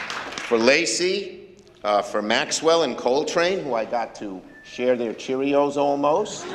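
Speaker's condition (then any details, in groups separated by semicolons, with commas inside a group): No condition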